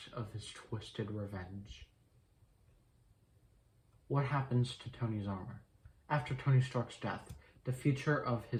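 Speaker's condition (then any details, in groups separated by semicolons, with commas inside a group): No condition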